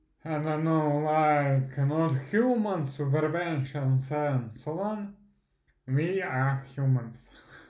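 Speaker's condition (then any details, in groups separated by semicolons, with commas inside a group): Primary progressive multiple sclerosis; primary progressive, onset with eye movement problems, intention tremor; diagnosed about 10 years ago, worsening, typing difficult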